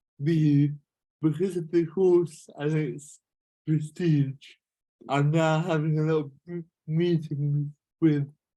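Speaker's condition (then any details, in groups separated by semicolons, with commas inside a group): Cerebral palsy; cerebral palsy, affects hands, types with two index fingers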